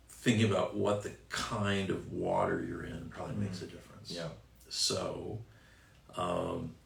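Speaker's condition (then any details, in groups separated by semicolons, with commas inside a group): No condition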